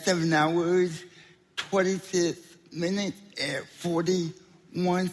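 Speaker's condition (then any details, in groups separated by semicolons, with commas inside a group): Spastic quadriplegic cerebral palsy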